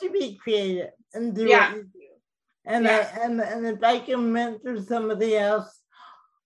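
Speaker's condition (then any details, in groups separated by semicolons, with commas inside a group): Cerebral palsy, mild; speech mildly affected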